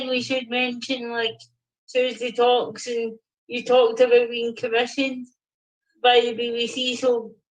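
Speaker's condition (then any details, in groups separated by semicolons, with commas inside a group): Cerebral palsy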